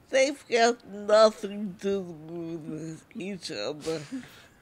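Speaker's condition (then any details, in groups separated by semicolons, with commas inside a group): Multiple sclerosis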